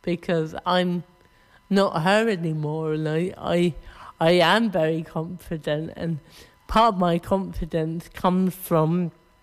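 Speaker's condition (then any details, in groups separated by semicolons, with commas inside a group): Cerebral palsy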